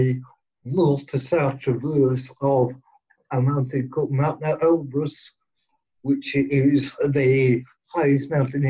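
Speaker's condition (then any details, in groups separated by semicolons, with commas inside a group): Cerebral palsy; present from birth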